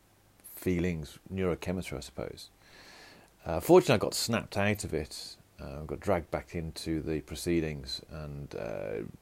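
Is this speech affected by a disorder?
No.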